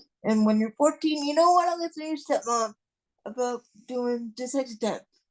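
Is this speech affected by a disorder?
Yes: cerebral palsy.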